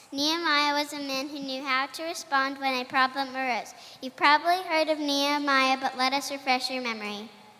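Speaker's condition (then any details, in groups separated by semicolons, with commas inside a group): No condition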